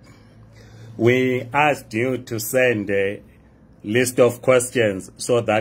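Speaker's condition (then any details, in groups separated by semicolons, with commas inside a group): No condition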